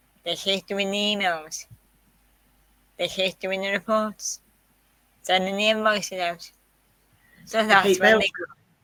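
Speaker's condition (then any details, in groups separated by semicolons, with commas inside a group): Quadriplegic cerebral palsy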